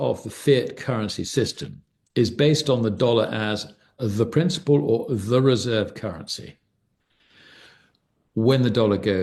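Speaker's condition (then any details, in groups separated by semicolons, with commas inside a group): No condition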